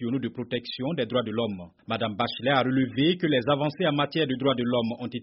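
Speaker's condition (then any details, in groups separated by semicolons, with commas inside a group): No condition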